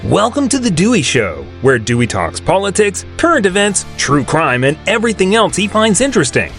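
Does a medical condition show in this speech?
No.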